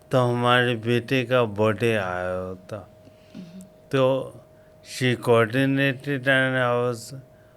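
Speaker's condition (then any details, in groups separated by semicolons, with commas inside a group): Coma after road accident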